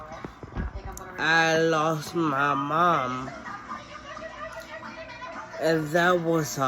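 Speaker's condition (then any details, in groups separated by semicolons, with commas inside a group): Cerebellar ataxia; no cure; onset around age 35, worsening; speech changed, tongue biting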